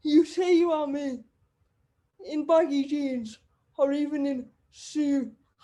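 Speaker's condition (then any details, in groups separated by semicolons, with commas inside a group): Cerebral palsy; wheelchair user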